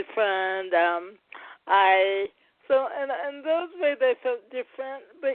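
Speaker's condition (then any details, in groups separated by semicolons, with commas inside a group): Cerebral palsy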